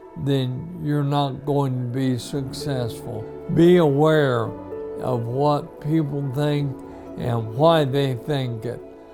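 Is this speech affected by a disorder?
Yes: ALS; few months since diagnosis.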